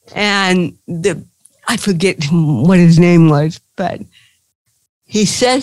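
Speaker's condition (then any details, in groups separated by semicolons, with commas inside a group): Cerebral palsy; since birth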